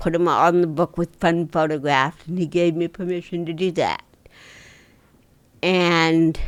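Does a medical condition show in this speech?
Yes: cerebral palsy.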